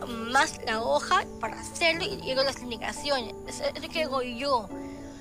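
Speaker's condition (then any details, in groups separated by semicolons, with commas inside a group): Down syndrome; short limbs, small feet, hands and arms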